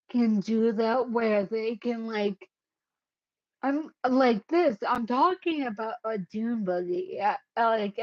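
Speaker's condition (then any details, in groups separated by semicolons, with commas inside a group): Cerebellar ataxia; caused by brain bleed, unsteady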